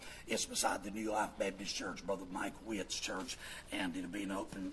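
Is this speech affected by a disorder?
Yes: vocal fold paralysis, bilateral; speaks with false vocal folds.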